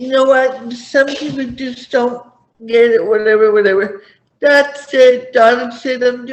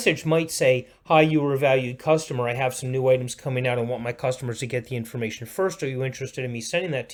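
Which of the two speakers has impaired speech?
The first: cerebral palsy; present from birth; did not talk until about age five.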